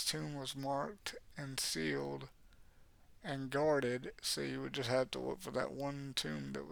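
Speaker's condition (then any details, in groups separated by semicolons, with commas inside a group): Cerebral palsy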